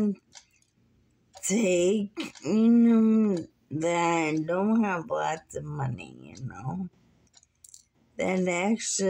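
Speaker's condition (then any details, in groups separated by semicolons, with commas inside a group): Muscular dystrophy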